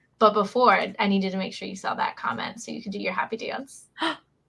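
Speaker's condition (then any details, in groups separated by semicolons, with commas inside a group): No condition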